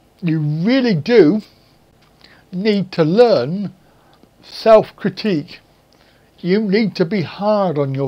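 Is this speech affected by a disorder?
Yes: cerebral palsy; back surgery.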